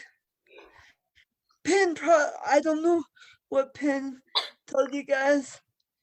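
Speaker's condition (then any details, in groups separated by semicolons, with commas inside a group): Cerebral palsy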